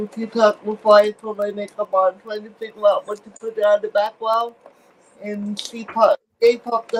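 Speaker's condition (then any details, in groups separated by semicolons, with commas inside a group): Cerebral palsy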